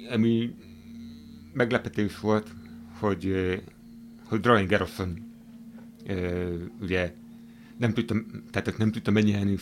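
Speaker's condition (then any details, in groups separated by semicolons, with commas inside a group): Hearing impairment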